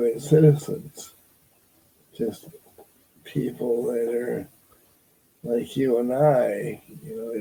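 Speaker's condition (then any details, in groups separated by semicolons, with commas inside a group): Parkinson's disease; loses train of thought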